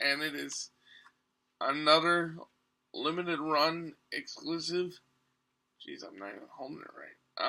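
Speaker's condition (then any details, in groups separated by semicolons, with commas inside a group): Cerebral palsy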